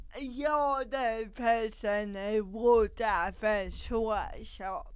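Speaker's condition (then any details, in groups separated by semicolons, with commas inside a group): Cerebral palsy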